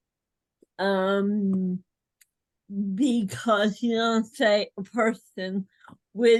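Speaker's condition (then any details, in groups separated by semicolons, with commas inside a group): Cerebral palsy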